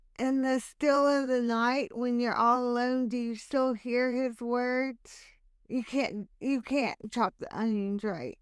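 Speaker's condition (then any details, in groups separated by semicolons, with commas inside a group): Hemiplegic cerebral palsy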